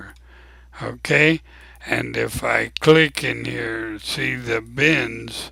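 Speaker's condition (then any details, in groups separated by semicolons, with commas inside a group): ALS; abnormally slow voice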